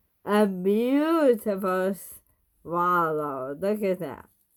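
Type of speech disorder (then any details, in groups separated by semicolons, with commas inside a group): Bulbar dysarthria; bulbar onset ALS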